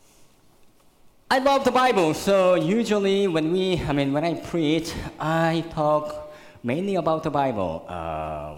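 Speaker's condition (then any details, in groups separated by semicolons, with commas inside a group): Cleft lip and palate; congenital, very severe, born in Korea, 12 surgeries to date, one in junior high; could not suck breast milk as newborn, fed formula and cow milk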